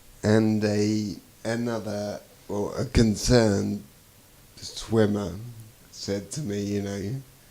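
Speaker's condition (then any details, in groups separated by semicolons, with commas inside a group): Traumatic brain injury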